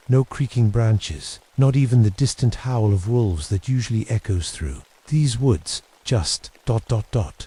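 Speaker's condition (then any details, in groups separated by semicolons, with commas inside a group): No condition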